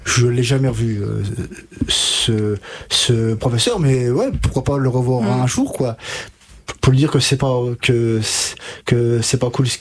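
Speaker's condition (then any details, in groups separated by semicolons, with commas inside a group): Stuttering; onset at 5 to 6 years, no childhood speech therapy, therapy begun at 20, age 33; 27 to 28 years since onset, years of therapy with stuttering specialist Catherine Daubier, Nancy; blocks and repetitions, fluency techniques learned, much worse ages 5 to 20, could not finish sentences; repeated sounds, prolonged sounds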